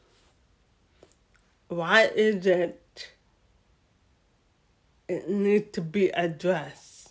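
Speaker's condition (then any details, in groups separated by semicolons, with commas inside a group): Cerebral palsy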